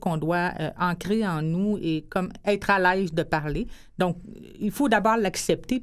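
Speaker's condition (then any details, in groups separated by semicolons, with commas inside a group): Hearing loss since birth; congenital hearing loss, born hard of hearing; expresses herself very well, worked very hard for it, also speaks English well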